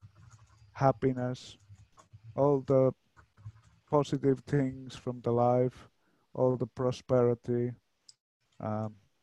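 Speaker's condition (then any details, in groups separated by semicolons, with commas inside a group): No condition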